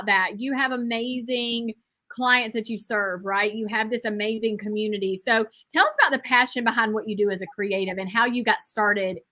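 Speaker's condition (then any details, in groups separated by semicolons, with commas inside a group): No condition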